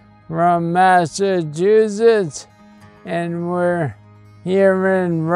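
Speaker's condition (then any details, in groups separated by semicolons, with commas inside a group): Primary lateral sclerosis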